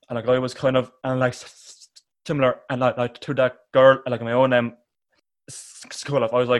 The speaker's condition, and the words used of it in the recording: Stuttering. And I feel, and when I talk to people who stutter, and my stutter isn't like as half as bad, because like if I talk to a person that don't have like a stutter, like it tends to be like way worse.